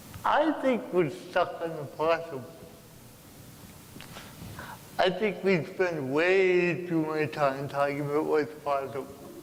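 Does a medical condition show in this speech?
Yes: cerebral palsy.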